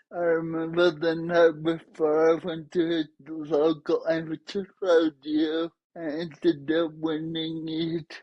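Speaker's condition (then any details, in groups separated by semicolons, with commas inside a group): Traumatic brain injury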